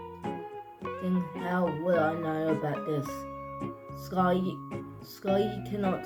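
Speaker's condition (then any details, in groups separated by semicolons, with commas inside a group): Cerebral palsy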